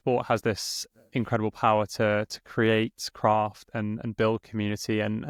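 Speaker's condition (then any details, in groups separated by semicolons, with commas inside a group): No condition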